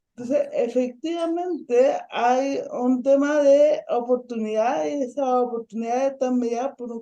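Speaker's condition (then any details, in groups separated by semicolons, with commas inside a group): Ataxic cerebral palsy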